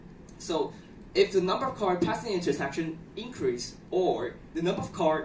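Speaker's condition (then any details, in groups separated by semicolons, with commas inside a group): No condition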